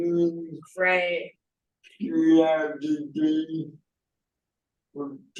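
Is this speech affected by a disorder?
Yes: cerebral palsy.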